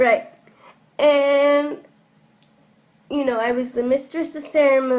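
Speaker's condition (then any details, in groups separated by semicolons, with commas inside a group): Cerebral palsy; from birth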